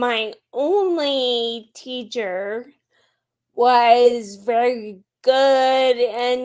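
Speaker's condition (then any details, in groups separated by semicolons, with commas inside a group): Friedreich's ataxia; rare progressive neuromuscular disease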